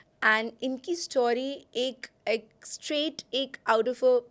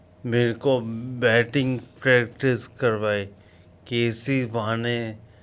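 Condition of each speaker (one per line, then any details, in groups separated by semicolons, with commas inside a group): No condition
Coma after road accident; road accident, brain injury after coma; about ten years since accident; slightly slurred, slow speech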